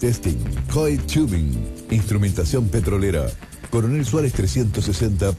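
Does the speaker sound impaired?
No.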